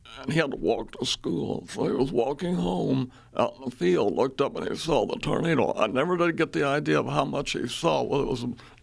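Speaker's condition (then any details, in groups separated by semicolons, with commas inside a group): Spasmodic dysphonia; involuntary laryngeal muscle spasms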